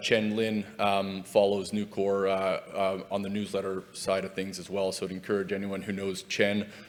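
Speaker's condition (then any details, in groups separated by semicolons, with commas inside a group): No condition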